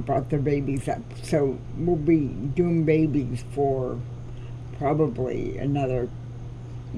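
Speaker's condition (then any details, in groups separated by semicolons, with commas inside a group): Cerebral palsy; cannot walk, crawls to get around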